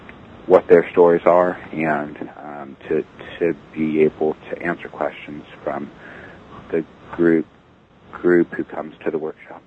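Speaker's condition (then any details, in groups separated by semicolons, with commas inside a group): Stuttering; lifelong stuttering; stutters openly, including at work, mostly not avoiding stuttering; repeated sounds, repeated words, prolonged sounds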